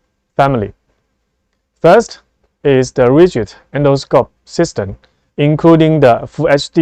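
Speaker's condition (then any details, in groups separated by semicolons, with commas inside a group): No condition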